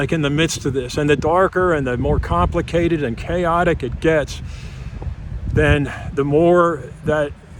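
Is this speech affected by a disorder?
No.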